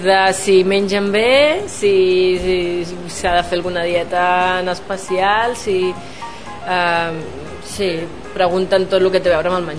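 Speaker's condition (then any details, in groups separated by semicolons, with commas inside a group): No condition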